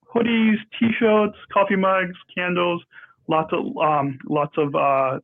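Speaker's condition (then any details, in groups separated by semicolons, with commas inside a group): No condition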